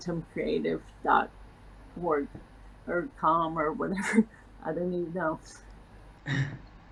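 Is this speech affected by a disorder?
Yes: cerebral palsy; from birth.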